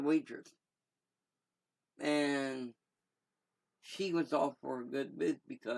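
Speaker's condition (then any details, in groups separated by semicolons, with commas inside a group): Cerebral palsy; voice sound affected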